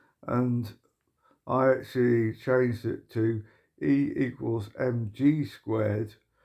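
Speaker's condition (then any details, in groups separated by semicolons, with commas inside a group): Motor neuron disease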